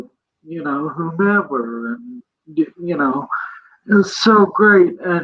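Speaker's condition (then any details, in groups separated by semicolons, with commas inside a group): Cerebral palsy; present from birth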